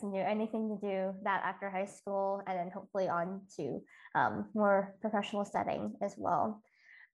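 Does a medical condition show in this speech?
Yes: cleft lip and palate; multiple surgeries on face and mouth.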